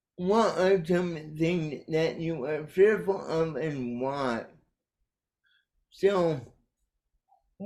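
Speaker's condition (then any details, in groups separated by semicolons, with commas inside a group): Cerebral palsy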